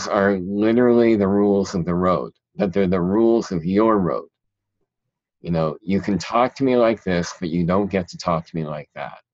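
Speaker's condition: Cleft palate; present since childhood

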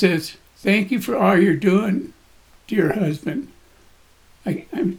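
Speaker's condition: Parkinson's disease; voice shakes, body shakes

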